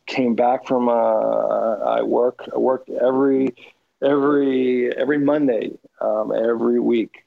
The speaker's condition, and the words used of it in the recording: Aphasia. I, you know, there are things that goes in my my mind that I I did forgot and, or, uh, and pops up in in my mind.